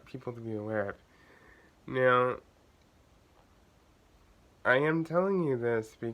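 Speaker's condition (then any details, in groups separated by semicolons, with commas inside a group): Cerebral palsy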